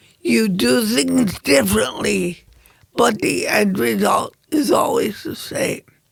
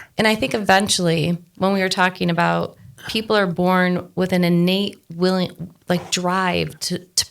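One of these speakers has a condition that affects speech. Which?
The first: cerebral palsy; oxygen deprivation at birth, resuscitated at birth; about 73, vocal cords atrophied, gel then fat vocal cord injections; talked at four, drools slightly, voice worse after injection, lost projection.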